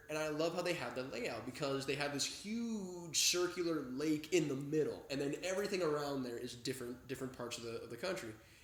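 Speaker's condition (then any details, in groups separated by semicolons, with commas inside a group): No condition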